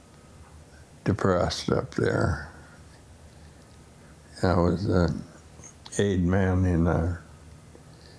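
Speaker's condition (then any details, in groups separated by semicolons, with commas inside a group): Essential tremor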